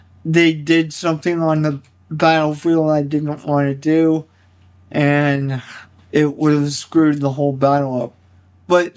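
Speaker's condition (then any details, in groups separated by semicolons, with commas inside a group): Cerebral palsy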